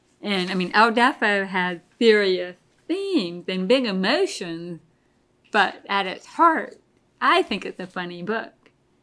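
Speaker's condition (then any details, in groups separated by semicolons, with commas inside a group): Deafness; relies on hearing aids and lip reading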